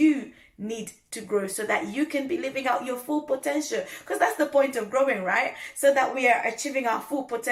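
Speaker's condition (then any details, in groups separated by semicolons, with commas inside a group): No condition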